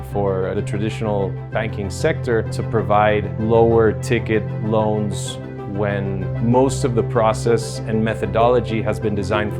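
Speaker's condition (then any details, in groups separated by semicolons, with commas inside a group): No condition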